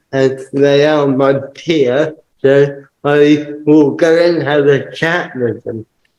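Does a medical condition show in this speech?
Yes: cerebral palsy; permanent wheelchair user.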